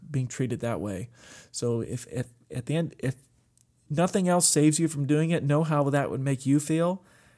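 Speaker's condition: No condition

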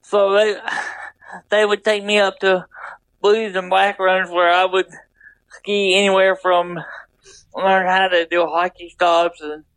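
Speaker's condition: Double hemiplegia cerebral palsy; left brain involvement

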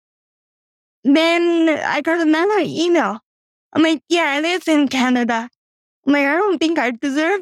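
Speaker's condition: Cerebral palsy; from birth, doctors predicted never walking, took first steps, walks with walker, first tricycle at age 12; age 41, walks up to 10,000 steps daily with walker, rows, gym four days weekly

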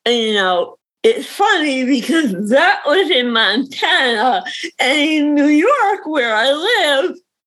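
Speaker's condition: Cerebral palsy; visible cerebral palsy

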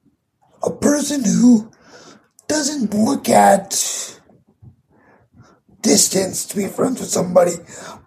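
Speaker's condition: Cerebral palsy; condition audible in voice

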